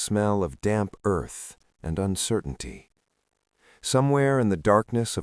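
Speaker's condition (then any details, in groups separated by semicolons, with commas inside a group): No condition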